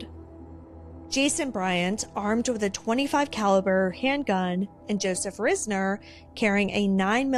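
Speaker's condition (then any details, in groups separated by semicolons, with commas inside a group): No condition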